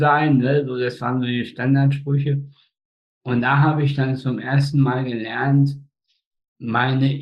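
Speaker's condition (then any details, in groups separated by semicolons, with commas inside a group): Spastic tetraparesis, spastic quadriplegia; slightly hoarse from many speeches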